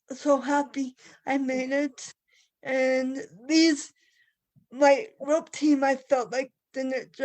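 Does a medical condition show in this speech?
Yes: cerebral palsy.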